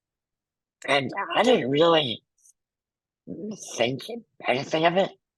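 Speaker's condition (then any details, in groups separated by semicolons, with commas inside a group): Muscular dystrophy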